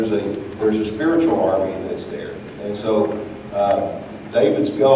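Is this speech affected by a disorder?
No.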